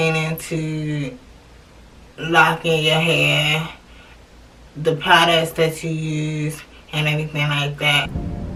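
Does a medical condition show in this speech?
Yes: cerebral palsy.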